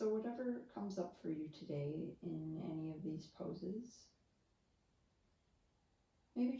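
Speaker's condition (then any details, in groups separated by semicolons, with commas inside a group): No condition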